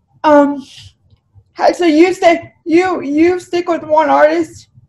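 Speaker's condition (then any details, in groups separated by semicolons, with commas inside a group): Cerebral palsy; spastic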